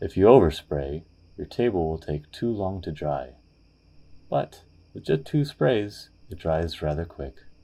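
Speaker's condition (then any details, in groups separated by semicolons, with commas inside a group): No condition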